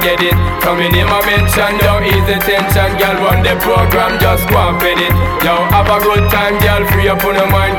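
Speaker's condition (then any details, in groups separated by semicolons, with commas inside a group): No condition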